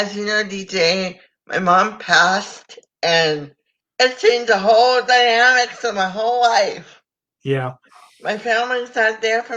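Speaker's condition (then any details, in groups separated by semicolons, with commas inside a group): Cerebral palsy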